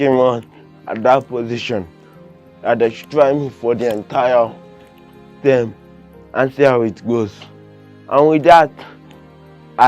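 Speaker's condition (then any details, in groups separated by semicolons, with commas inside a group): Cerebral palsy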